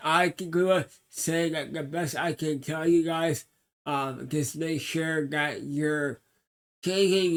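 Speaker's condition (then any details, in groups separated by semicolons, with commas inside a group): Cerebral palsy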